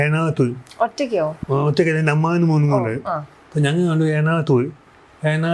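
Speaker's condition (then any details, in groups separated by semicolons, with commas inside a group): Cerebral palsy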